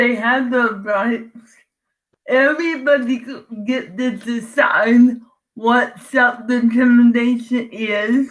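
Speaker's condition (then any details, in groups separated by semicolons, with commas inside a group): Cerebral palsy; from birth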